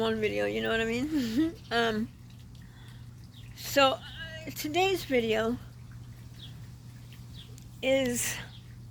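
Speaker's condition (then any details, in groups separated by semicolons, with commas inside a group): Traumatic brain injury; car accident, years ago; symptoms most days, cannot drive, difficulty walking at times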